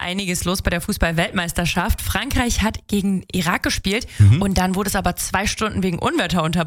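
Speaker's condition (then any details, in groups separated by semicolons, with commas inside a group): No condition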